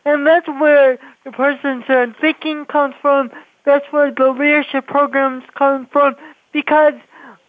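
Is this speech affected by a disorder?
Yes: cerebral palsy; congenital, diagnosed age 2, impacts movement and speech, partially deaf left ear, part c speech therapy; speech affected by cerebral palsy.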